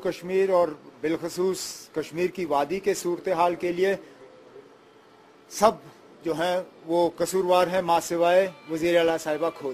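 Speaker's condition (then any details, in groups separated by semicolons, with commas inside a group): No condition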